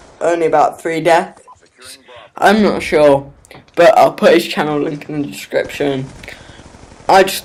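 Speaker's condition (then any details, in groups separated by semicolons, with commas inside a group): Cerebral palsy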